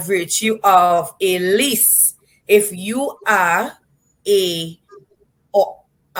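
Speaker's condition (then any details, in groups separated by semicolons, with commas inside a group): No condition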